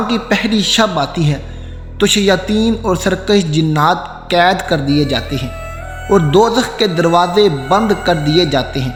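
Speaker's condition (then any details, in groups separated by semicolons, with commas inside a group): No condition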